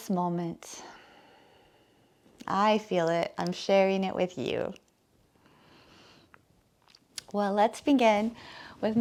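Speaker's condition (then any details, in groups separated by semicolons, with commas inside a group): No condition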